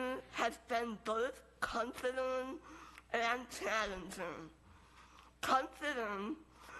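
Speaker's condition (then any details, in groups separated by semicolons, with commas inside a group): Moebius syndrome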